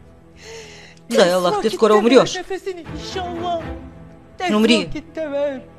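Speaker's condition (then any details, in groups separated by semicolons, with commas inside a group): No condition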